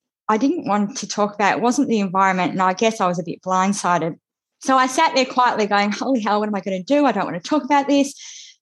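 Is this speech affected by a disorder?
Yes: cleft lip and palate; congenital, lip repaired about 12 or 17 months, operations through childhood to after puberty, braces in Melbourne; tearful, crying near end; speech therapy in childhood, cleft not obvious by own account.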